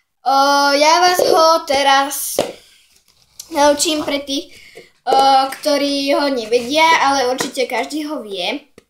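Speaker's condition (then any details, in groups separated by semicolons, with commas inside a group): No condition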